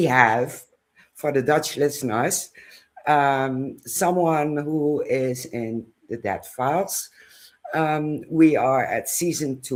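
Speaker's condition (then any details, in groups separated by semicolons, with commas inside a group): No condition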